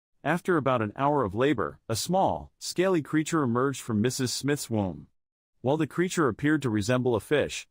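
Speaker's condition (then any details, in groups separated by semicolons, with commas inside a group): No condition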